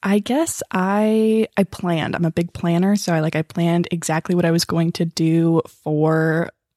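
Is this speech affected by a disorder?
No.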